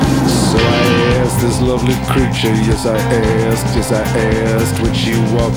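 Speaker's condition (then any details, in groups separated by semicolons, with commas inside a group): No condition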